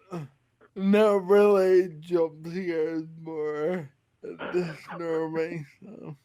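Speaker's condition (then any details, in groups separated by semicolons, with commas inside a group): Friedreich's ataxia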